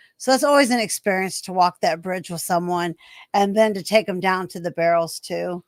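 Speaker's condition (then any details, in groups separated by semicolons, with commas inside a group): No condition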